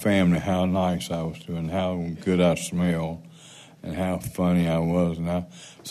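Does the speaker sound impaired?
Yes: Parkinson's.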